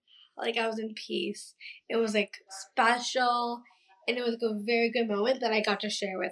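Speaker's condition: Down syndrome; past speech therapy

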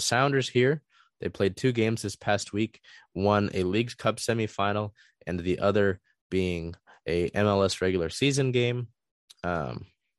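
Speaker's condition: No condition

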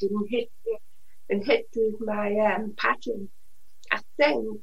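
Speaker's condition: Usher syndrome (deafblindness), profoundly deaf since birth; genetic, progressive, profoundly deaf from birth, tunnel vision from age 9, cochlear implants after 30 years; 5% vision in both eyes, uses cane, hears via cochlear implants, sometimes removes them

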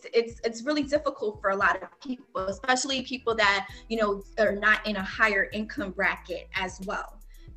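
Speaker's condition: No condition

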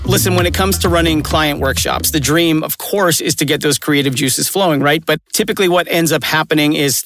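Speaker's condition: No condition

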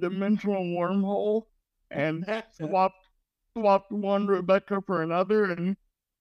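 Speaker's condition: Cerebral palsy

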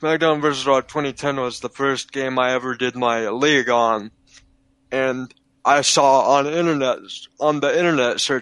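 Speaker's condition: Cerebral palsy, physical only

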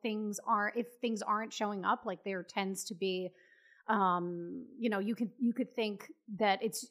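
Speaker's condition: No condition

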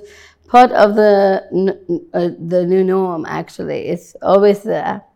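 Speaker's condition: Down syndrome

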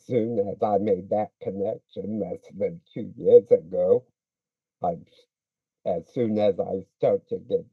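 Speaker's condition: Speech impediment

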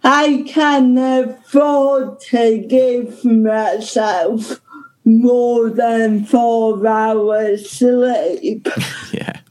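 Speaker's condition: Ataxic cerebral palsy; no breathing for 17 minutes

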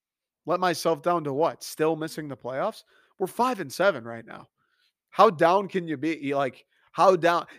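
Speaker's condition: No condition

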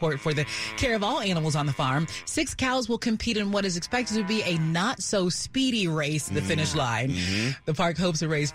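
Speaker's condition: No condition

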